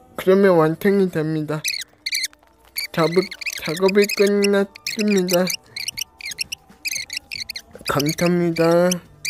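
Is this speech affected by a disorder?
Yes: cerebral palsy; brain lesion.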